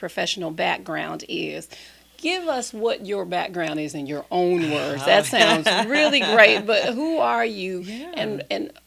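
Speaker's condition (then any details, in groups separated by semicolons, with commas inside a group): No condition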